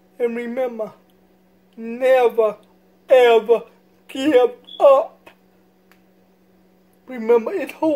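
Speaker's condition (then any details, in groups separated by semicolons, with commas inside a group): Cerebral palsy; from birth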